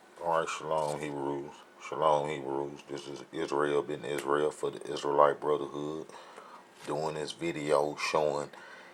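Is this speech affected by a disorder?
No.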